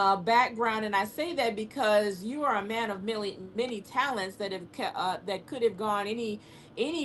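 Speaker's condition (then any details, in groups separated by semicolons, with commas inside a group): No condition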